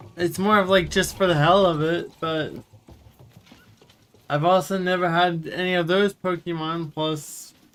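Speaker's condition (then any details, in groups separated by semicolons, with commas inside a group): Cerebral palsy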